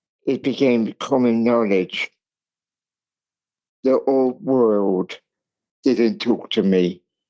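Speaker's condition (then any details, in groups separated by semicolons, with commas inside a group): Cerebral palsy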